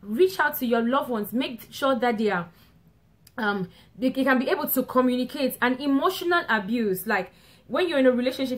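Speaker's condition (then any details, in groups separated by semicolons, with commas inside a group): No condition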